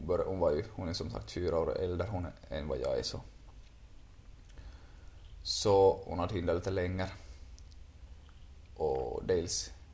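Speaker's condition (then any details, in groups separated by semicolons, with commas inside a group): No condition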